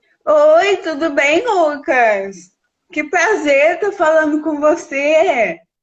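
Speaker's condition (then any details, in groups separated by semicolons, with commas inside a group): Cerebral palsy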